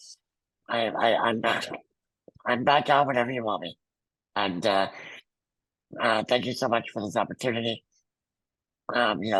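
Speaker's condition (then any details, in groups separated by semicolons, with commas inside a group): Muscular dystrophy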